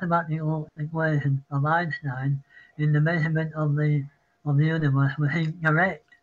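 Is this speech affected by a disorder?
Yes: Parkinson's; apologizes mid-sentence.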